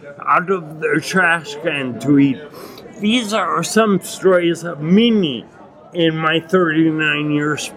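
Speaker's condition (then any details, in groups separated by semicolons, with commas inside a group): Acquired ataxia with dysarthria; Lance-Adams syndrome, contaminated-jacuzzi Legionnaires' pneumonia, 12-day induced coma, brain damage, myoclonus, onset age 39; daily poor balance and hand coordination, told no cure or medication; difficult articulation, speaking feels like elephant on chest, gets winded, bites tongue 2-3 times daily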